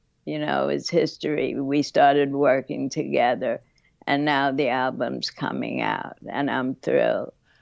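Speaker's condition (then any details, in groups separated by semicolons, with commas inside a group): Parkinsonism from lyme disease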